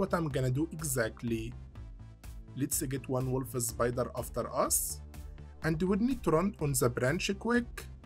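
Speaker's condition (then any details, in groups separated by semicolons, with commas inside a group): No condition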